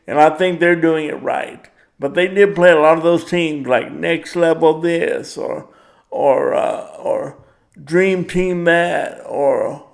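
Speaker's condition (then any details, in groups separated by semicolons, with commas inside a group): Cerebral palsy; power wheelchair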